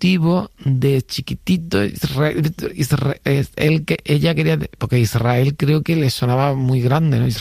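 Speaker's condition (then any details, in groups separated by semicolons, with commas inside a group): Stuttering; stuttering since childhood; mild stuttering, still present; a little stuttering, self-described; repeated sounds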